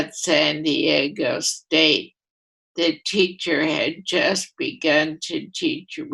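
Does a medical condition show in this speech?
Yes: primary lateral sclerosis; voice affected.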